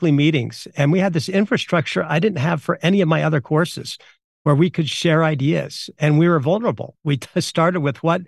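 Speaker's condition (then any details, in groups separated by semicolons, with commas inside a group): No condition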